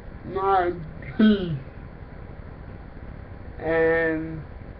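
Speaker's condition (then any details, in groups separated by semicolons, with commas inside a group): Cerebral palsy; physical disability affecting speech and motor skills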